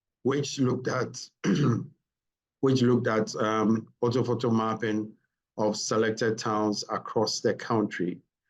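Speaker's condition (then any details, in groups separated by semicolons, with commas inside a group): No condition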